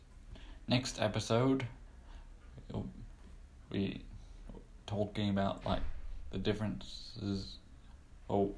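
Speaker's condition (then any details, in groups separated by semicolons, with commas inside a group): Cerebral palsy; cerebral palsy since birth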